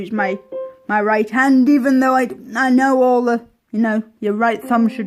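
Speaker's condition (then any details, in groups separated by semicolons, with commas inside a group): Cerebral palsy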